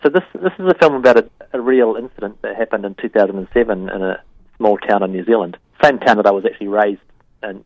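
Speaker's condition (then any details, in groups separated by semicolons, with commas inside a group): No condition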